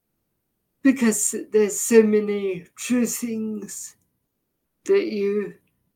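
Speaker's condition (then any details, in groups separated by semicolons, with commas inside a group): Deafness, severe; also visually impaired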